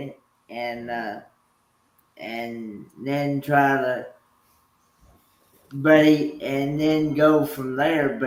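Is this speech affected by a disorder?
Yes: cerebral palsy; with hydrocephalus, ventriculoperitoneal shunt.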